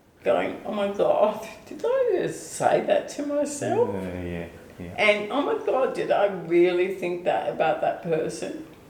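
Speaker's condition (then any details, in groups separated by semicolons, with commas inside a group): ALS/MND; onset foot drop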